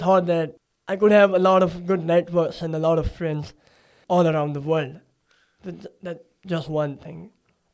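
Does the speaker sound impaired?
Yes: cleft palate; speech sounds different.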